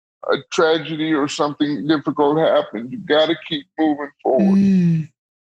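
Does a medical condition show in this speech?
Yes: cerebral palsy.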